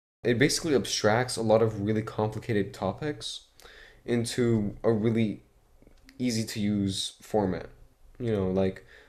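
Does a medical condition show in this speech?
No.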